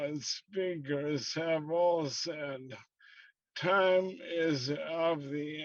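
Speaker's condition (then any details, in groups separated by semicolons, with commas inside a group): ALS; slow progressing form; affected, listeners may need repeats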